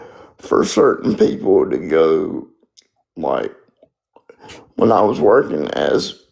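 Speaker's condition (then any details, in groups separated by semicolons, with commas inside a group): Spastic quadriplegic cerebral palsy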